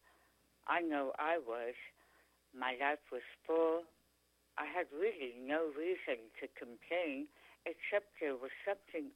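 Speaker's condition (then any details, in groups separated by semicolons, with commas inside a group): Tongue cancer; stage 4 tongue cancer, chronic sore throat, 3/4 tongue removed by dr. Oxford, second surgery; after surgery could not speak or swallow, feeding tube, now speaks pretty clearly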